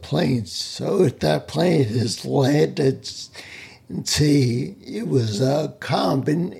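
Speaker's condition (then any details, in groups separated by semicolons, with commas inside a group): Spinocerebellar ataxia; speech impediment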